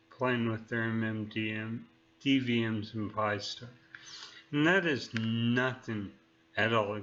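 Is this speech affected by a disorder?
Yes: neurological disease.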